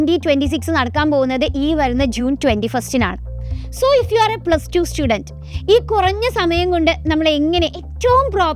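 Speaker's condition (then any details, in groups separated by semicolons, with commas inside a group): No condition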